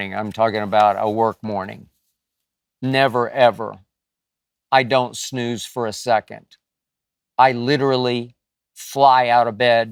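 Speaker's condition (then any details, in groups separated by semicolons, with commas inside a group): No condition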